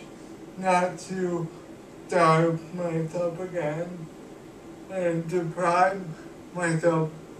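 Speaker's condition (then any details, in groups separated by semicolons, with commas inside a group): Cerebral palsy; cannot walk, uses wheelchair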